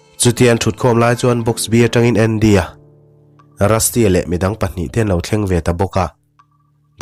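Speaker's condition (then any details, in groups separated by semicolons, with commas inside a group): No condition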